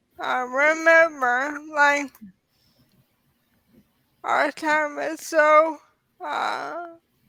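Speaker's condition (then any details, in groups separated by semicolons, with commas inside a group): ALS; diagnosed in early 30s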